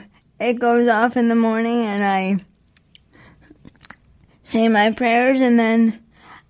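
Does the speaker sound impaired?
Yes: spastic quadriplegic cerebral palsy, severe; lack of brain oxygen at birth, born 3 months premature, birth weight 1 pound 14 ounces, all muscles very tight; age 36, aging with spasticity difficult, has therapist team; tightness audible in voice, attributed to excitement, able to talk unlike many with severe CP.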